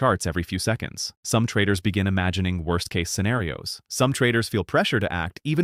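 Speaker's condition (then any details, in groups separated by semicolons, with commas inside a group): No condition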